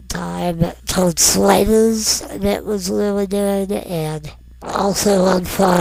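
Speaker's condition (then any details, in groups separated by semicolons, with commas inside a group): Non-progressive muscular dystrophy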